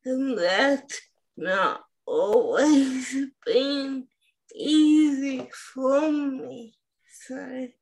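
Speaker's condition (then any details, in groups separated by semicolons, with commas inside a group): Spastic quadriplegic cerebral palsy; sultry disability accent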